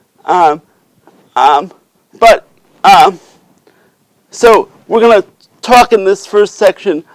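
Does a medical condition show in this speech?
Yes: cerebral palsy.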